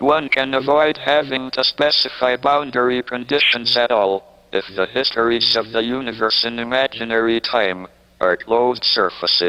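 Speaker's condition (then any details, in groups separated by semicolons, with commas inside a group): ALS, speech-generating device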